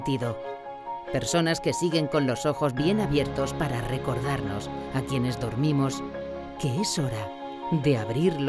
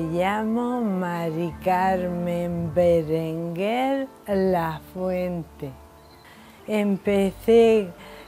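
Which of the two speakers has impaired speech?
The second: ALS; limbs affected, onset with running difficulty and falls.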